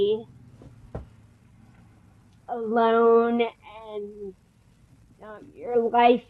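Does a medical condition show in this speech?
Yes: Friedreich's ataxia; diagnosed at 17, wheelchair almost 25 years, slow typing.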